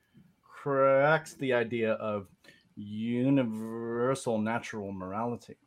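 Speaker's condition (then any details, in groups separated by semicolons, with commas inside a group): Stutter; tried pitch-shifted delayed auditory feedback device for choral speech, not really effective, picks up ambient sound; stutter heard as turbulence in voice, partly worsened by nerves; prolonged sounds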